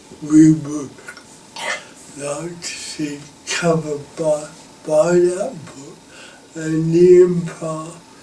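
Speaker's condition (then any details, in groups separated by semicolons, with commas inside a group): Cerebral palsy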